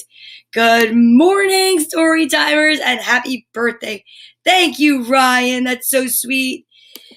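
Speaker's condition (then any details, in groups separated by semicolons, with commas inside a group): No condition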